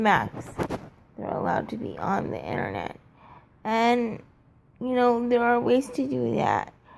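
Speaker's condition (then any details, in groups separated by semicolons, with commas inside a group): Cerebral palsy, triplegia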